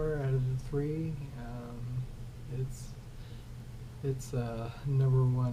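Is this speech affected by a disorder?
Yes: ALS; arms, neck and throat affected.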